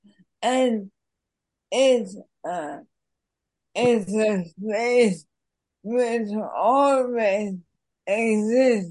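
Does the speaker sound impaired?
Yes: worsening speech; speech worsening over past 2 to 3 months; speech aggravated, symptoms feel dense, host repeats her words back for listeners.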